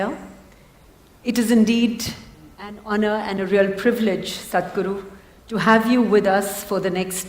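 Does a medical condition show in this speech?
No.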